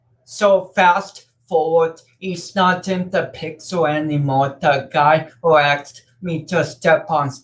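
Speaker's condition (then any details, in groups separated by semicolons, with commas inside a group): Cerebral palsy; affects speech and coordination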